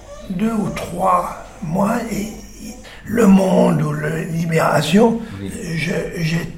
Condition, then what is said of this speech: Aphasia. Oui, je progresse de plus en plus, mais c'est long.